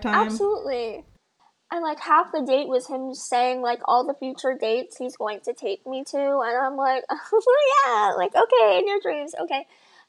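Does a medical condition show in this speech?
Yes: bilateral cleft lip and palate; from birth.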